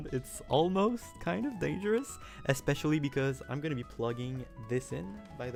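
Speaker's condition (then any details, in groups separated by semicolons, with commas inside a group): No condition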